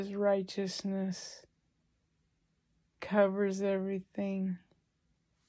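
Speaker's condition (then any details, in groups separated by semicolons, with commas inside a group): ALS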